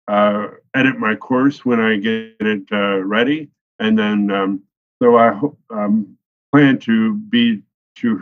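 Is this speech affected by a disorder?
Yes: expressive aphasia after strokes; two strokes two days apart at age 50, first stroke took out speech center; almost 12 years since strokes; trouble getting intended words out, reading unaffected.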